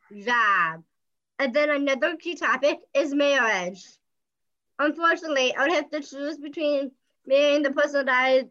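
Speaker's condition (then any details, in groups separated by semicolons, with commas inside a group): Down syndrome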